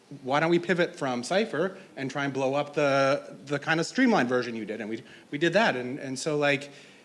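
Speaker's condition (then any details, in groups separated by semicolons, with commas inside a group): No condition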